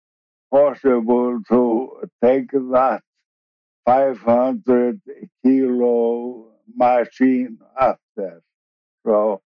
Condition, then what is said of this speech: ALS (motor neuron disease). So just so everyone knows, ALS has caused you to have slurred speech or slowed speech.